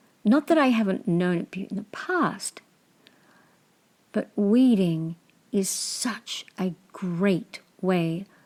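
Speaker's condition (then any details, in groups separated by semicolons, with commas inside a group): No condition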